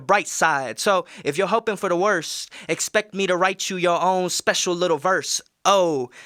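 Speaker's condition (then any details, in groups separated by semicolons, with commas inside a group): No condition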